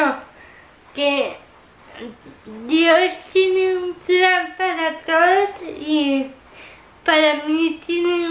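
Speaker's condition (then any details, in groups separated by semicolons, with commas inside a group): Cerebral palsy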